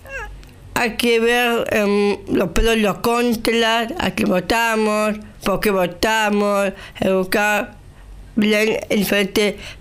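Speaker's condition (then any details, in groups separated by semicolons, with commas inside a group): Down syndrome; age 35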